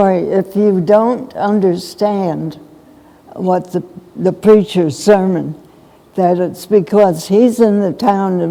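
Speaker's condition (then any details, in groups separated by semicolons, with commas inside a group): Essential tremor; more than half her life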